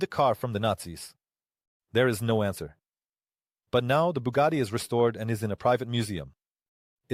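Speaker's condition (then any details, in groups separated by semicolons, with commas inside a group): No condition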